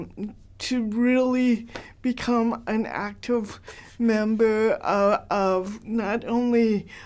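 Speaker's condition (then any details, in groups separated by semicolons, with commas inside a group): Cerebral palsy, mild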